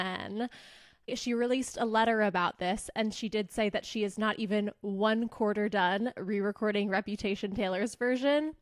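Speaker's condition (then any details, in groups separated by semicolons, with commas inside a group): No condition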